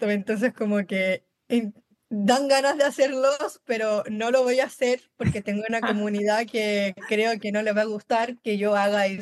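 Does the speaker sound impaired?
Yes: Down syndrome; congenital, since birth.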